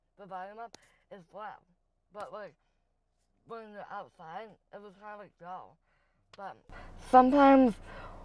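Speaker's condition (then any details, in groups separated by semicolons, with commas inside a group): Brain tumor surgery; posterior brain tumor surgery, cranial nerve damage to vocal cords, tongue; uses AI voice app; lost voice after surgery, types messages for app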